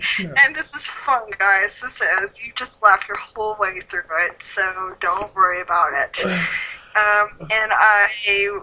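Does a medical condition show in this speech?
No.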